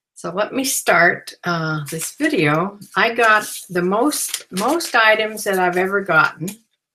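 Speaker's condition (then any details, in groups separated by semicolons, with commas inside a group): No condition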